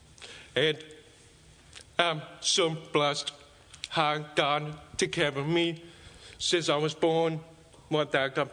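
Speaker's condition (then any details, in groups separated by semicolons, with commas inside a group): Deafness; deafness from early childhood in China, untreated ear infections, scar tissue in ears; deaf and mute as a child, now speaks, understood by most people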